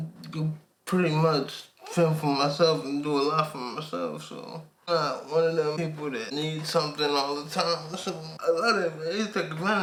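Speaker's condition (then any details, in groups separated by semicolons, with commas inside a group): Cerebral palsy, spastic quadriplegic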